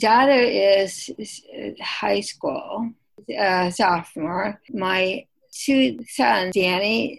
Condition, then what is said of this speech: Aphasia. Yes, the aphasia is really difficult to beat.